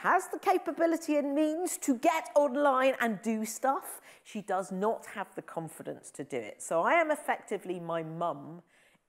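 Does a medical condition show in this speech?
No.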